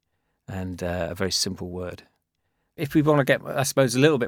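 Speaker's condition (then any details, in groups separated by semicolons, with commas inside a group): No condition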